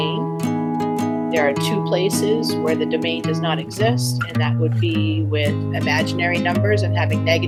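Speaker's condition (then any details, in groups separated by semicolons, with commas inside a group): No condition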